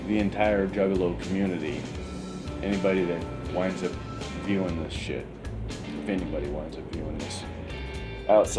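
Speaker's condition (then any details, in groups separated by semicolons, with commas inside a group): No condition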